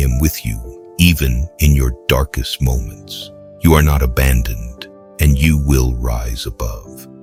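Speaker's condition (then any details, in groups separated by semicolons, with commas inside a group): No condition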